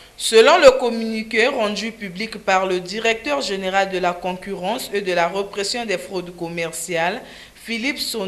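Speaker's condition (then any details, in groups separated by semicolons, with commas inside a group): No condition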